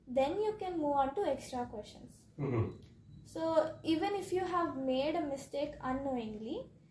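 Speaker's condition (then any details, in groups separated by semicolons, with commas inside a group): No condition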